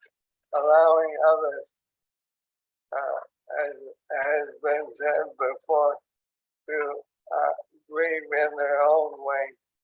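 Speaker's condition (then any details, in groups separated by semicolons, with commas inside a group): ALS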